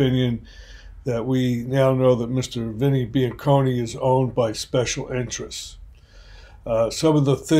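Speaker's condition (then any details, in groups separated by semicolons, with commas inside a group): No condition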